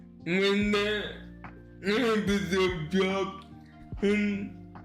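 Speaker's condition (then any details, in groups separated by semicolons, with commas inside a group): Cerebral palsy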